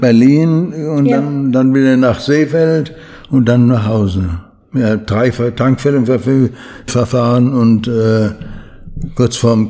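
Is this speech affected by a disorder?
Yes: Parkinson's disease; Parkinson's disease diagnosed about 20 years ago, slowed movements, limits daily routine, needs much training; well controlled on medication overseen by neurologist.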